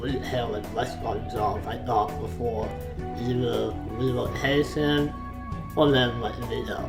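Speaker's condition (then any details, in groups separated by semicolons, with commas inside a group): Facial palsy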